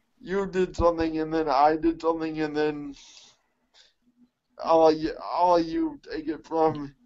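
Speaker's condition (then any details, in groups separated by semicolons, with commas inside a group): Cerebral palsy; mixed quadriplegia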